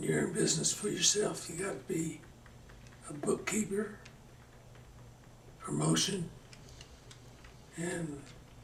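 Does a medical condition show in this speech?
Yes: Parkinson's; slowing down.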